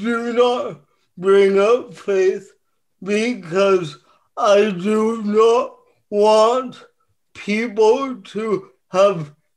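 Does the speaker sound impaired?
Yes: cerebral palsy; childhood physical therapy, therapist started lifting with ankle weights on dowel bar, therapy became weight training.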